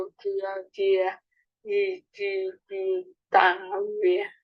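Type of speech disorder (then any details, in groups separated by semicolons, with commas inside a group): Dysarthria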